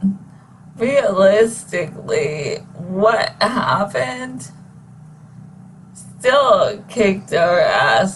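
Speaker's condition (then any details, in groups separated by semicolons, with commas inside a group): ALS; no ventilator needed yet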